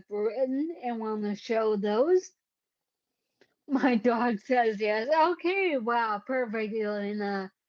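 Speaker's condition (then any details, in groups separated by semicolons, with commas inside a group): Cerebellar ataxia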